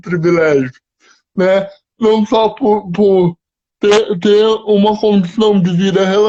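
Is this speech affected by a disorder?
Yes: cerebral palsy.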